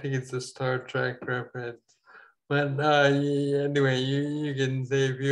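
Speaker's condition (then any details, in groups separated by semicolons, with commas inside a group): Ataxia; falls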